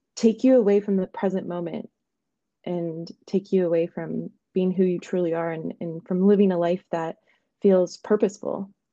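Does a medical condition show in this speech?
No.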